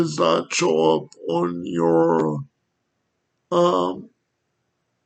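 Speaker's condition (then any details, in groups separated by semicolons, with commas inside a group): Cerebral palsy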